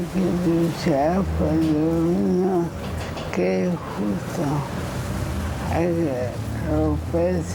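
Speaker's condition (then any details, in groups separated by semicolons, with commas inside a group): ALS; practically unable to speak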